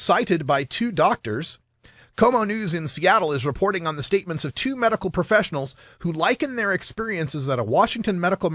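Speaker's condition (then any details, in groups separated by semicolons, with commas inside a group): No condition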